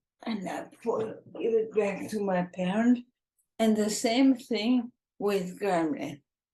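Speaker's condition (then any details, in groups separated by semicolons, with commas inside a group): ALS, bulbar form, bulbar onset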